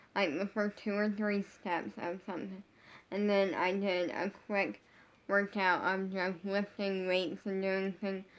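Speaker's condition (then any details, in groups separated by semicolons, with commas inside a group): Brain injury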